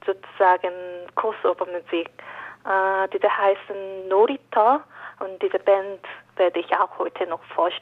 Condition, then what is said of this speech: No condition.